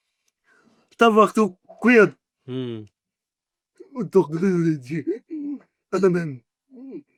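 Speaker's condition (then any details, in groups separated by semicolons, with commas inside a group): Cerebral palsy; 40 years with condition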